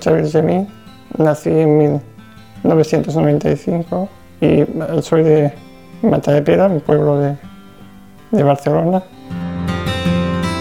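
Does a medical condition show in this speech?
Yes: Duchenne muscular dystrophy; degenerative, progressive loss of strength over time, past suffocation episode needing emergency care, later relapses.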